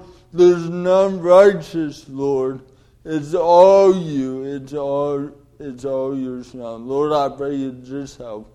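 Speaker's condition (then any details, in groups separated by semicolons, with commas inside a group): Cerebral palsy; delayed development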